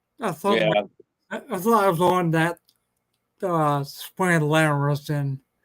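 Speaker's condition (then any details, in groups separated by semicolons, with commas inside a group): Ataxia; black spot on cerebellum; gradual onset over 6-7 years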